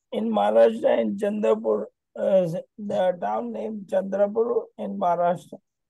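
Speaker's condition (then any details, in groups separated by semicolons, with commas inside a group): ALS; onset right index finger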